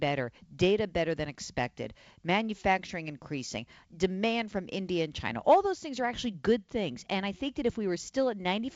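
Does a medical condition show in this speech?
No.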